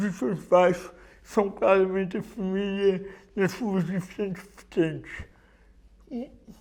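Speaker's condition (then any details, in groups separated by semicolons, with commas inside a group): Cerebral palsy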